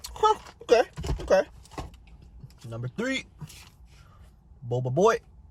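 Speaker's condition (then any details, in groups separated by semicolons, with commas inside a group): No condition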